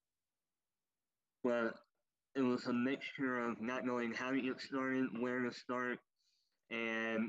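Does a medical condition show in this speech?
Yes: cleft lip and palate; congenital cleft lip and palate, popliteal pterygium syndrome, genetic disorder, malformed legs, knee arthritis, amputation.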